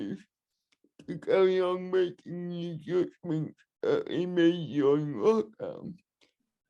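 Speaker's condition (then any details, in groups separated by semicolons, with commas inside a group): Cerebral palsy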